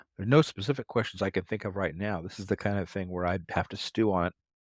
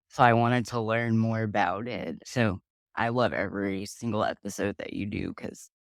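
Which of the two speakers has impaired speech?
The second: cerebral palsy; spasticity, childhood surgery and Botox injections; no current treatment.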